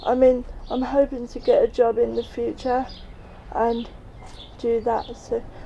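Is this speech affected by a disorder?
Yes: cerebral palsy; affects legs, mild scoliosis.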